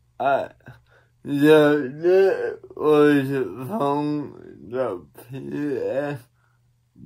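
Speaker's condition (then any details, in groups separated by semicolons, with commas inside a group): Cerebral palsy; one hand affected; atypical speech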